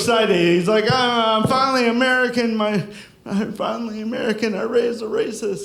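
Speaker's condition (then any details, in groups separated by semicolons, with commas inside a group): Cerebral palsy; sounds drunk, constant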